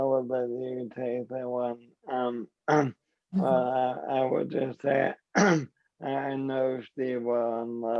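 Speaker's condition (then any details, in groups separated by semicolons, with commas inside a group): ALS; voice and hands affected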